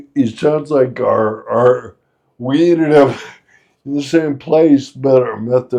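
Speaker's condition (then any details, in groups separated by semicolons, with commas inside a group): Friedreich's ataxia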